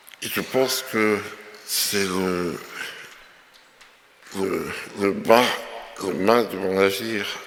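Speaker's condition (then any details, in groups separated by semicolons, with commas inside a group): Myopathy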